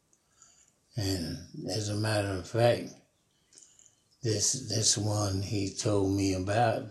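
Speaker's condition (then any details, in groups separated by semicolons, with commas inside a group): Parkinson's; about 5 years since onset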